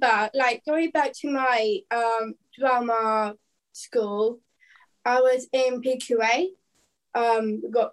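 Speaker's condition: Down syndrome; extra chromosome, 17 years old

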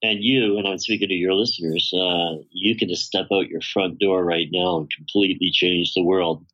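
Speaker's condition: Bilateral cleft lip and palate, severe; singing helped develop voice

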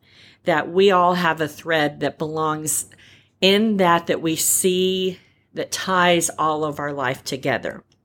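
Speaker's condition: Repaired cleft palate, cleft palate without cleft lip; singing and public speaking

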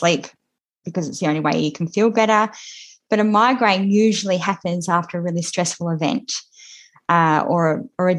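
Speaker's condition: Cleft lip and palate; congenital

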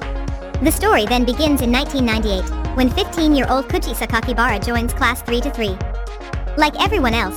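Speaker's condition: No condition

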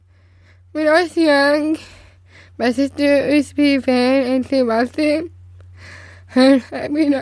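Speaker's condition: Down syndrome; present from birth

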